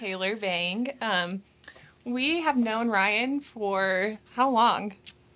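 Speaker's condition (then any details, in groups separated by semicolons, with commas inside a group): No condition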